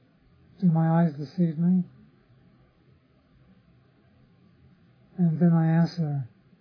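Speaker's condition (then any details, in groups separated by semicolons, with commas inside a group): Parkinson's disease; others offer remedies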